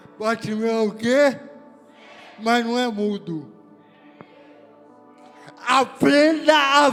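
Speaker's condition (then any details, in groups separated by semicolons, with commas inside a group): Cerebral palsy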